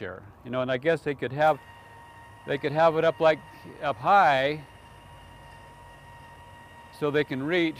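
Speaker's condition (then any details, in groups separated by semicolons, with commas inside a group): No condition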